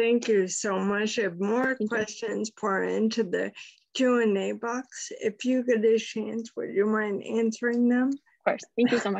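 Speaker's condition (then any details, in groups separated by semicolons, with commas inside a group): Friedreich's ataxia; diagnosed about 20 years ago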